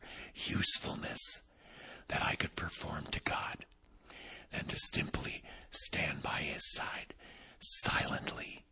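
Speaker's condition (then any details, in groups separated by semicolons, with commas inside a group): Vocal cord paralysis, unilateral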